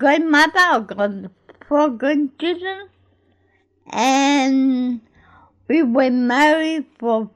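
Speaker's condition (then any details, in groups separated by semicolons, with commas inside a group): Cerebral palsy; born in Greece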